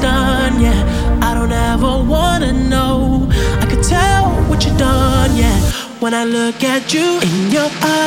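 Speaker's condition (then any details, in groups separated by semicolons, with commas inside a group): No condition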